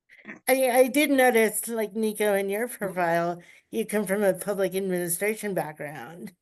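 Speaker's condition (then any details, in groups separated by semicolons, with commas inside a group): Cerebral palsy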